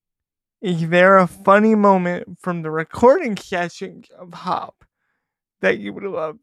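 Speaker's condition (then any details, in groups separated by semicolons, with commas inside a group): Cerebral palsy; hard to hold pencil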